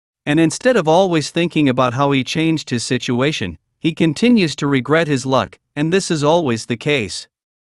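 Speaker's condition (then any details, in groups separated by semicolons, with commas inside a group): No condition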